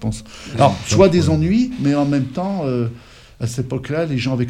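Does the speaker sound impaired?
No.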